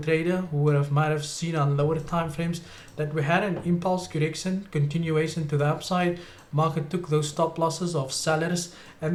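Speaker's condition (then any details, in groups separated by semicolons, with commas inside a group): No condition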